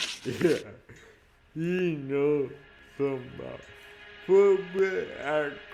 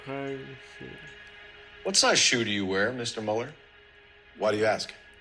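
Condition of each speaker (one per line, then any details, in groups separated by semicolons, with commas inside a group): Cerebral palsy; speech impairment
No condition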